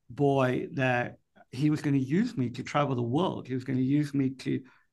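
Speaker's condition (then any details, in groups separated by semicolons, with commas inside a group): Cleft palate; speech impediment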